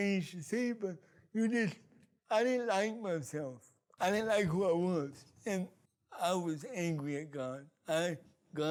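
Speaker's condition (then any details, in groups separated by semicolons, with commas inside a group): Cerebral palsy; present since birth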